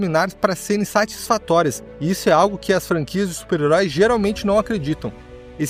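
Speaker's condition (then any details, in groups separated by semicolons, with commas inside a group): No condition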